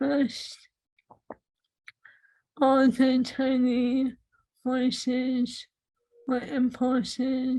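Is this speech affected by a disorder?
Yes: ALS; swallowing lost.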